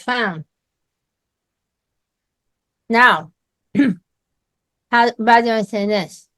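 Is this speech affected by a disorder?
Yes: myasthenia gravis.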